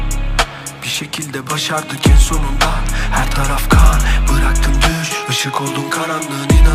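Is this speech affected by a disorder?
No.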